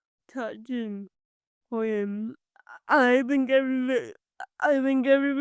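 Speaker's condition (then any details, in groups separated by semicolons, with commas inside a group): Cerebral palsy; from birth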